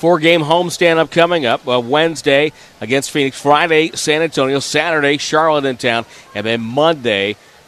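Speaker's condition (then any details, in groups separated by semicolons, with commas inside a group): No condition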